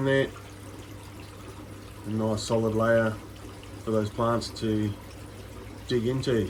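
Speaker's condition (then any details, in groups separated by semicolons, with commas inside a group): No condition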